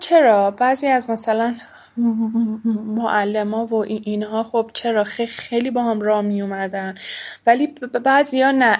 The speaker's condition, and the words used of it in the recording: Stuttering. ولی اینجوری نیستش که همه جا موقع حرف زدن لکنت داشته باشه